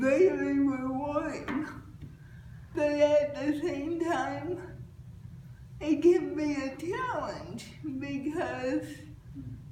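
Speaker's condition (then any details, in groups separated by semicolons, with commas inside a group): Cerebral palsy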